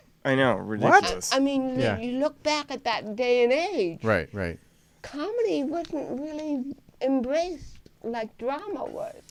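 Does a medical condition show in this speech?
Yes: cerebral palsy; lifelong.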